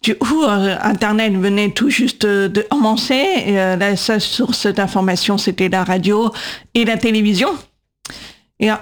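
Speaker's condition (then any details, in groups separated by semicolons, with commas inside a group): Congenital deafness, congenital, cytomegalovirus-related; severe at birth, diagnosed around 18 months, fell at 8 to profound; cochlear implants left at 8.5, right at 20-22, external processor, noisy places difficult, radio inaccessible; 20 years speech therapy for speaking and voice control, AI speech recognition poorly understands speech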